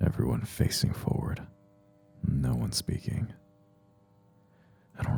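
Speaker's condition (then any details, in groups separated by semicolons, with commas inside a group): No condition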